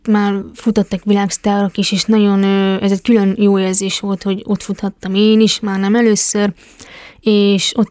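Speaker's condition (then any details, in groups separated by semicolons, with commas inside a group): Hearing impairment; competes in deaf athletics at the Deaflympics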